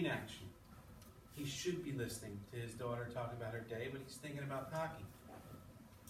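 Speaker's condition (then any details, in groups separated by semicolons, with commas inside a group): No condition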